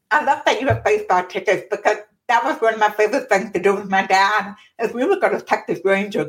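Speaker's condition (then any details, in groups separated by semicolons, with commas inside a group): Profound deafness, born profoundly deaf, cochlear implant; one cochlear implant aids lip reading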